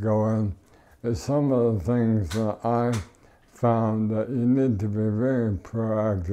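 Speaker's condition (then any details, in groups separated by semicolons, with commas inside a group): ALS; hand and finger weakness, finger glove; mucus once blocked airway, could not breathe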